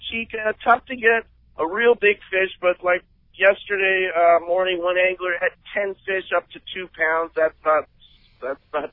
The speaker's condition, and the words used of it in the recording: None; typical speech.